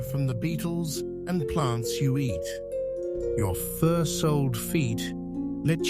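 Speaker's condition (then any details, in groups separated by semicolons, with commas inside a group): No condition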